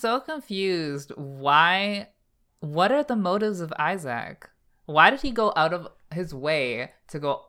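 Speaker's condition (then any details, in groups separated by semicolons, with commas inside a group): No condition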